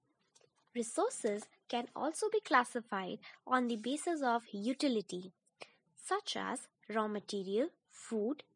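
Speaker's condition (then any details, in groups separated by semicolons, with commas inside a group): No condition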